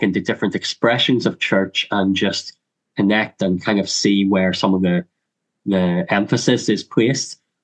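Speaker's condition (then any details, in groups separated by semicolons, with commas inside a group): Cleft lip and palate; much speech therapy in childhood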